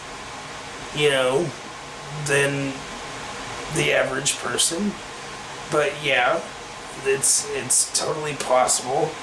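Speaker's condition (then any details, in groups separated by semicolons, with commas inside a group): Cerebral palsy; takes medication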